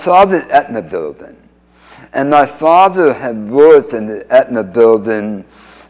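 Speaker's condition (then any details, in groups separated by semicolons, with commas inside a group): Speech impediment after cancer surgery; oral cancer 31 years ago, radiation, 2015 recurrence, two-thirds tongue removed at Hartford Hospital, forearm flap; speech impediment from reconstructed tongue tied to mouth floor, no speech with tracheostomy after surgery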